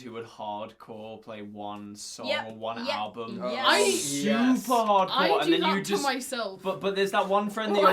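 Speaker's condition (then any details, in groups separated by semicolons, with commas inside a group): No condition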